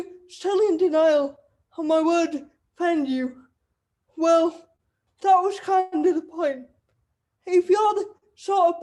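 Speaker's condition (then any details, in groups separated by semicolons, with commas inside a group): Cerebral palsy; wheelchair user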